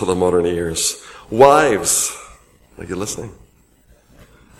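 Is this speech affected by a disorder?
No.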